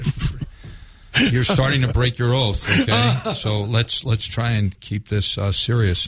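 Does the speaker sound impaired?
No.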